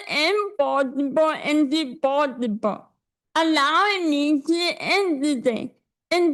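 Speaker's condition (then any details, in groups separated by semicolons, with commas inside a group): Cerebral palsy; affects hands and legs; speech affected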